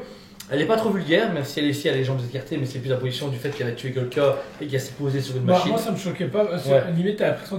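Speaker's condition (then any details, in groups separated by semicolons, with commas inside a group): No condition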